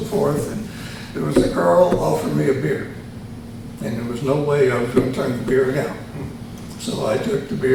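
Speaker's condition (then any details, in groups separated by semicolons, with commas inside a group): Tongue cancer surgery; both sides of tongue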